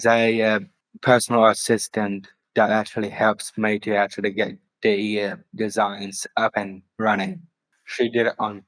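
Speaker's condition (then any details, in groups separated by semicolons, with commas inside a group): Down syndrome; later diagnosed with autism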